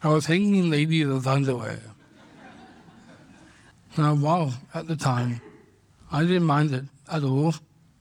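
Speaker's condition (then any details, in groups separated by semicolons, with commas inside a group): Down syndrome; congenital, diagnosed at birth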